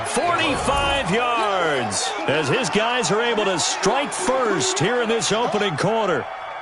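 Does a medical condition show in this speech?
No.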